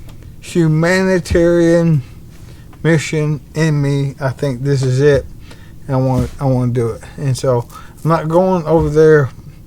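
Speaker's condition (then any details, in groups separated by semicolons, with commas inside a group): ALS; bulbar-upper onset, tongue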